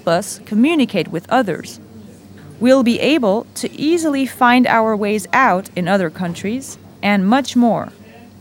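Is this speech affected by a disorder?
No.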